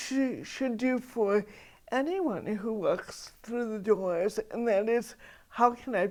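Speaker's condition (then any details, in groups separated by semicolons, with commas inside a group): Cerebral palsy; atypical speech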